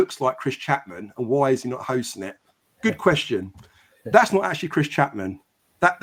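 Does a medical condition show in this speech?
No.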